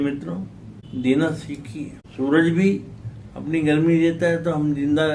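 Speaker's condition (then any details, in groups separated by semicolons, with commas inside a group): Cerebral palsy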